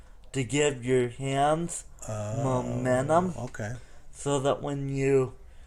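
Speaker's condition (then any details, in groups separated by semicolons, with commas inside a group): Cerebral palsy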